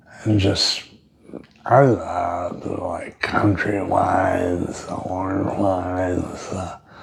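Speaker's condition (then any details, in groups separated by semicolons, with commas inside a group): Brain injury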